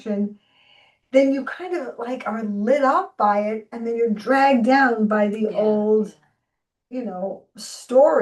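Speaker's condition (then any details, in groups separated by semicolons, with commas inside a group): No condition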